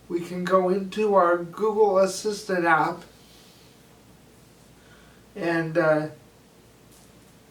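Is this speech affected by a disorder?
Yes: cerebral palsy.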